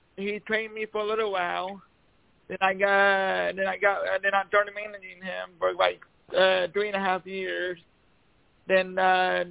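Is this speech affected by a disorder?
Yes: cerebral palsy; past challenges speaking up.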